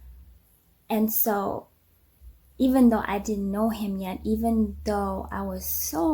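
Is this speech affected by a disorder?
No.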